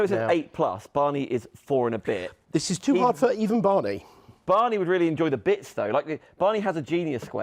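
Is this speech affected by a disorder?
No.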